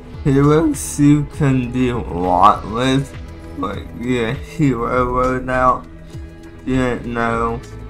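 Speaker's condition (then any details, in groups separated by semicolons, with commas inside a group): Cerebral palsy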